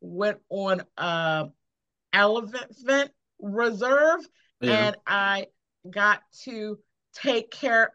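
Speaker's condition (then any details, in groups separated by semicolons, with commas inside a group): Aphasia after stroke; trouble with mental arithmetic, walking difficulty after stroke; over a year since stroke; fluent with frequent 'you know' fillers, restarts, trailing unfinished sentences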